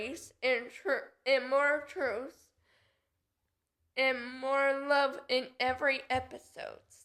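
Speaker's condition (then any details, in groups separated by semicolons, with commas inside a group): Cerebral palsy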